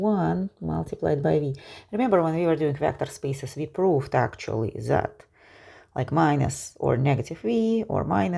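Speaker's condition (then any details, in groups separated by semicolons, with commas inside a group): No condition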